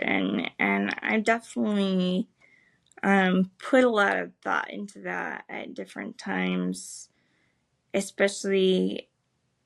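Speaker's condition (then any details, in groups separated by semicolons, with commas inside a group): Cerebral palsy; spastic legs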